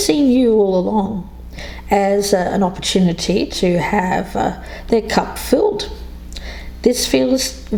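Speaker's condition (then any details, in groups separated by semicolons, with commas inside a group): No condition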